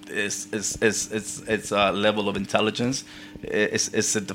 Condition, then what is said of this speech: Stuttering. I don't know if it's because you're tired or something, whatever's happening, you know, in your brain or whatever, like it makes me stutter.